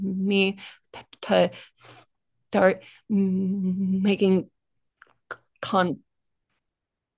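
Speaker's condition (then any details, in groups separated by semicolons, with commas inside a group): Stuttering; stutter since childhood, more severe when younger, quiet child avoiding speaking, NSA workshop in Fort Lauderdale; still stutters, no problems communicating at work, growing confidence; more comfortable the more people spoken to, sound repetitions; prolonged sounds, blocks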